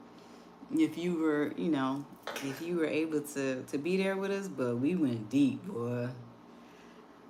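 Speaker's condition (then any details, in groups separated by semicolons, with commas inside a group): No condition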